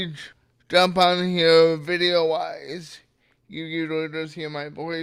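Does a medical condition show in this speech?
Yes: cerebral palsy.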